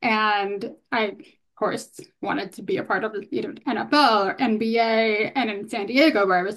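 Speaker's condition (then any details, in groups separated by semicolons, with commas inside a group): Hearing loss; bilateral, noticed about age 5, analog then digital hearing aids, right ear beyond aid benefit, left hearing aid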